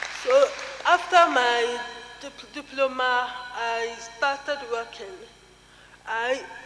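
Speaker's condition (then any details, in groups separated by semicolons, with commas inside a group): Cerebral palsy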